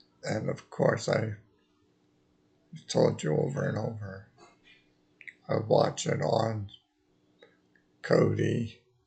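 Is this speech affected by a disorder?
Yes: multiple sclerosis.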